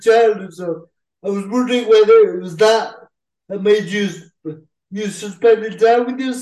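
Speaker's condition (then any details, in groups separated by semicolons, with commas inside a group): Cerebral palsy; cerebral palsy since childhood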